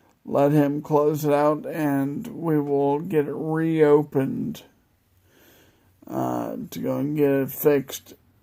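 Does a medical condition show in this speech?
Yes: multiple sclerosis; wheelchair.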